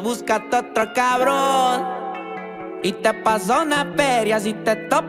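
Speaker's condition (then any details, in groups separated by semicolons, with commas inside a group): No condition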